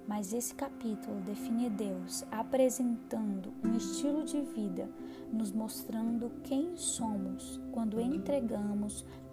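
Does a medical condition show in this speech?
No.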